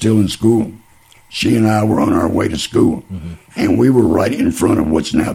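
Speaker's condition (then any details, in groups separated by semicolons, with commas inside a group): Laryngeal cancer; unable to eat or drink for past three years, all intake through feeding tube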